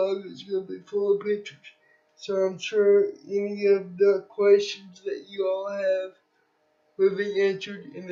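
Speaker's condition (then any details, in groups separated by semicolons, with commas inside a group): Cerebral palsy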